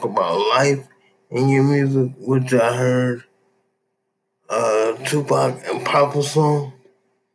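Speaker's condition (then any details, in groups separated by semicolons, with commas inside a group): Cerebral palsy; uses wheelchair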